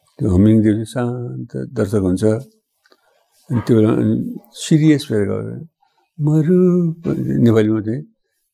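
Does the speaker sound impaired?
Yes: Parkinson's disease; slurred, jumbled speech, sometimes hard to understand, sometimes sounds fine, dry mouth.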